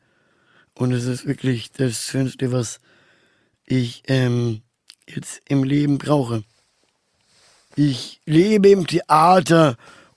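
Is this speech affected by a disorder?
Yes: Down syndrome; trisomy 21.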